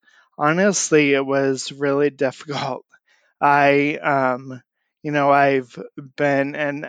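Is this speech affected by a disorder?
Yes: amyotrophic lateral sclerosis; onset last fall, leg bouncing at rest, muscle twitches, weakness in legs and arms, walker since falls; months since diagnosis, on treatment, can't dress self, sometimes needs help brushing teeth; still able to speak, voice and message banking done for future speech loss.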